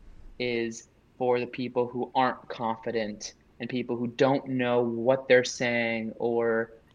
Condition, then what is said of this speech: Stuttering. And also just do it for myself, to just have that confidence that it's a part of me, and that's just how I speak sometimes.